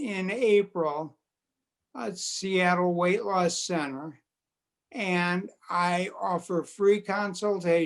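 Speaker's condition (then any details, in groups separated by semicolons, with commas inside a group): Multiple sclerosis; quadriplegic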